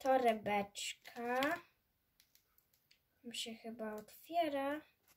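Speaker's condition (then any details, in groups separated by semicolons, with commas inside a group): No condition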